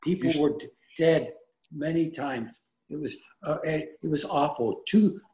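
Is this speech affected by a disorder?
Yes: aphasia after stroke; aphasia caused by stroke; still improving daily, very tired every evening; can no longer speak Bulgarian, previously spoken fluently.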